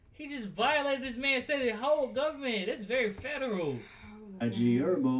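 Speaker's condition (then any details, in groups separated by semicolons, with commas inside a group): No condition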